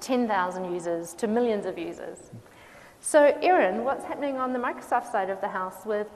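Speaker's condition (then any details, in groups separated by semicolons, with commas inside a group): No condition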